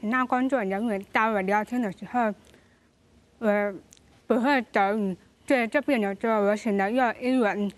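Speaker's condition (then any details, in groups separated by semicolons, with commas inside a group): Hearing impairment; hearing impaired from childhood, hearing aids, mother's training in speech and lip-reading, deaf school one year; oral speaker, learned speech and lip-reading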